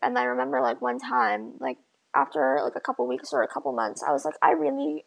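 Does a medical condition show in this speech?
Yes: bilateral cleft lip and palate; from birth.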